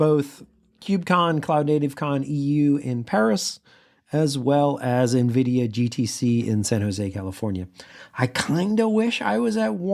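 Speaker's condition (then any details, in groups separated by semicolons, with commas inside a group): No condition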